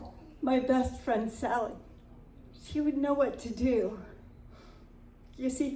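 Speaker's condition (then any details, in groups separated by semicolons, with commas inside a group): Cerebral palsy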